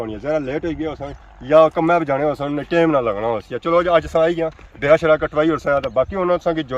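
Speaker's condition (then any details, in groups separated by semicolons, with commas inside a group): No condition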